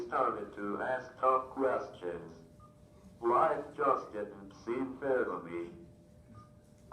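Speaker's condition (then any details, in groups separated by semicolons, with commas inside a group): Cerebral palsy, athetoid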